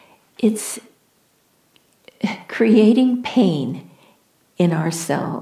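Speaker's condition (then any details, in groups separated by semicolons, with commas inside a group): No condition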